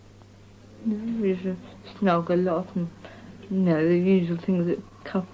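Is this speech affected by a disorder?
Yes: cerebral palsy.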